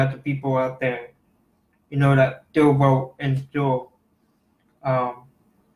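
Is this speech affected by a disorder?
Yes: cerebral palsy.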